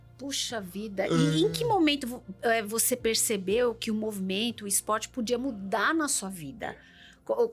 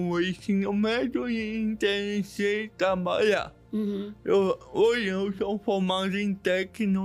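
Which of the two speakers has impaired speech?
The second: cerebral palsy; diagnosed in childhood.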